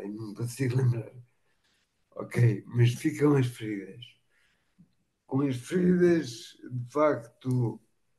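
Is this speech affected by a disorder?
Yes: machado-Joseph disease (sca3).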